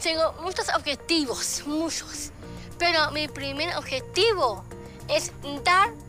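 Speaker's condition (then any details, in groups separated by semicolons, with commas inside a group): Down syndrome; short limbs, small feet, hands and arms, short neck and torso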